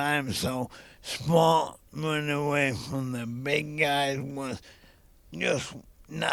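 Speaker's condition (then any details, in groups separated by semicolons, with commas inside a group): ALS; rapid voice decline, trouble with multisyllabic words, worsening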